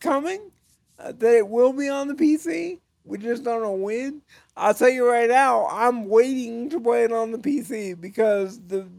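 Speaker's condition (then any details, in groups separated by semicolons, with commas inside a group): Cerebral palsy; chronic pain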